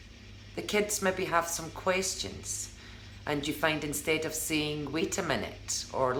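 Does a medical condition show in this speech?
No.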